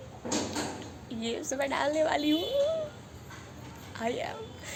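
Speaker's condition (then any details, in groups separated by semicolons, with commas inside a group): No condition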